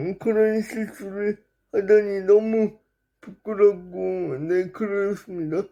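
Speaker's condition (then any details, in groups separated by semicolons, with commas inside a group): Brain lesion disability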